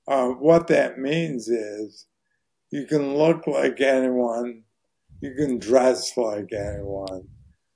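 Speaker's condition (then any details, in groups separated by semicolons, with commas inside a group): ALS; voice very hoarse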